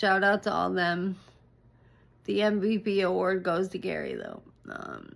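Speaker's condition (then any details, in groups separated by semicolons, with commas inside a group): ALS; full-time wheelchair, cough assist machine; breathing difficulty, short breath, slow speech, voice concerns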